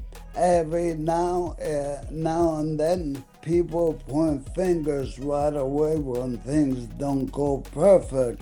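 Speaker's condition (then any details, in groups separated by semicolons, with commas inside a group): ALS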